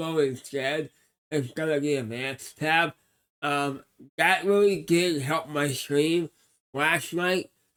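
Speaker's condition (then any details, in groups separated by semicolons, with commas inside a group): Cerebral palsy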